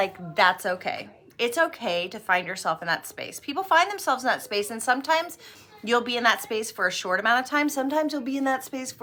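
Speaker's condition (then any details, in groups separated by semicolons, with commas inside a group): No condition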